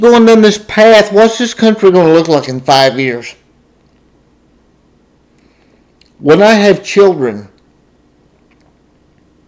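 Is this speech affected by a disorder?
Yes: cerebral palsy, spastic diplegia.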